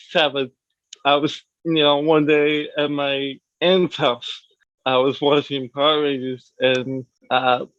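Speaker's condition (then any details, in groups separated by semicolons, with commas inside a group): Cerebral palsy; from birth, lower limbs affected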